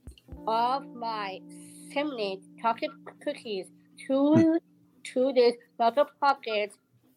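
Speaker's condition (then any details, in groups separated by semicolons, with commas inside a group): Down syndrome; present from birth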